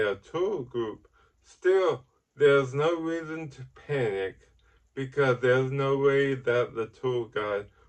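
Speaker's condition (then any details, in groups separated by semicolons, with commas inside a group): Ataxic cerebral palsy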